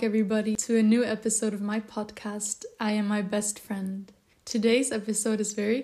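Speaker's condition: No condition

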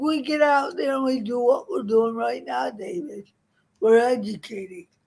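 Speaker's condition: Cerebral palsy; wobbly gait

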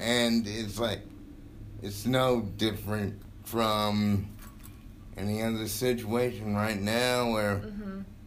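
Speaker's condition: Cerebral palsy; coordination affected, difficulty self-propelling manual wheelchair, electric power chair sought in Kansas

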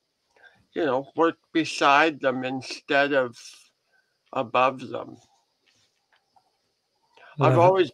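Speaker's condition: Head and neck cancer surgery; survivor

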